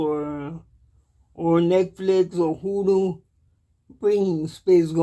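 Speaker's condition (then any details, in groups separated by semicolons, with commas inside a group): Cerebral palsy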